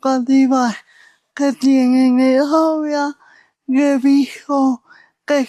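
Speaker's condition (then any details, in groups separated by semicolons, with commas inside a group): Cerebral palsy; unchanged since earlier assessment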